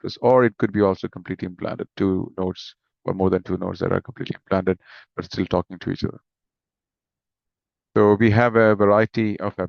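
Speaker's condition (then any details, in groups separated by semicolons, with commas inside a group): No condition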